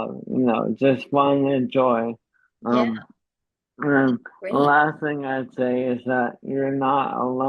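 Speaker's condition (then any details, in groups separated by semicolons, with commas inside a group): ALS; uses pre-recorded voice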